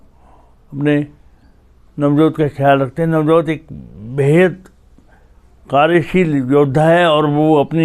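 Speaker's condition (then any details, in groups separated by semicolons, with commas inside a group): Cerebral palsy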